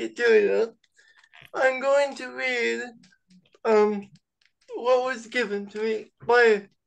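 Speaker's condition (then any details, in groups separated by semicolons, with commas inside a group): Cerebral palsy; needs transfer help, bed-bound without supports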